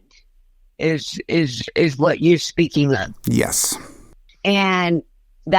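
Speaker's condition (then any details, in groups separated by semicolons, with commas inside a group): Cerebral palsy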